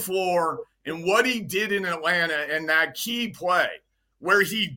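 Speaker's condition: No condition

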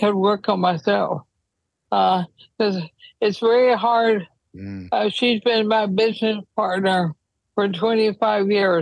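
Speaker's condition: ALS; diagnosed last fall, changing and expanding needs for multi-specialist medical care

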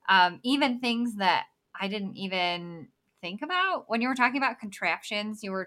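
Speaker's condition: Bilateral cleft lip and palate; congenital

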